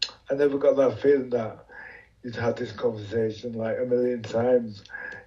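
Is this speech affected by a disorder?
Yes: motor neuron disease; followed by MND, respiratory and long-term ventilation teams at Preston.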